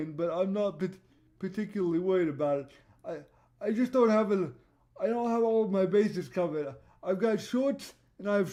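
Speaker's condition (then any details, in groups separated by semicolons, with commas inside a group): Cerebral palsy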